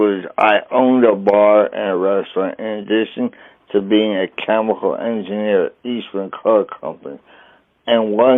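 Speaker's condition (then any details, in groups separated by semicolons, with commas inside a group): Traumatic brain injury; trach tube damaged voice box, fine motor skills affected; injury 33 years ago, relearned walking; voice sounds funny from damaged voice box, initially could not talk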